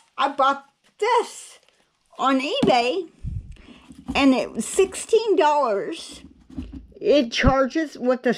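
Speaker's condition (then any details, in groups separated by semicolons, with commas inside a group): Cerebral palsy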